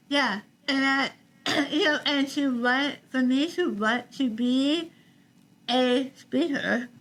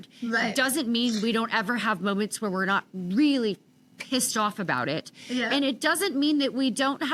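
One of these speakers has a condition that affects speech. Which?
The first: tongue cancer, partial glossectomy; over half tongue removed, forearm graft, lymph nodes removed; three years since treatment, radiation and chemotherapy; voice changed, reduced tongue movement, relearned swallowing, eating struggles.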